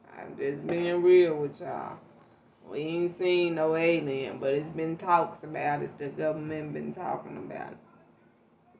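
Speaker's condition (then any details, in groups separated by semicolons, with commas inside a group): Cerebral palsy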